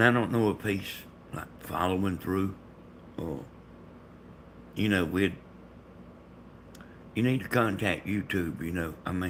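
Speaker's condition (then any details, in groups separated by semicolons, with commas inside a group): Brain bleed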